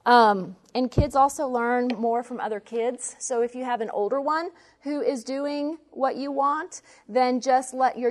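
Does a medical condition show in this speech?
No.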